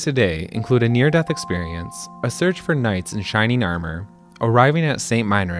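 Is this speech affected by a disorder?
No.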